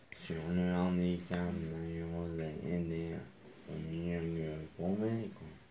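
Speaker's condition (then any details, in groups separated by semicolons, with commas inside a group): Traumatic brain injury; moped accident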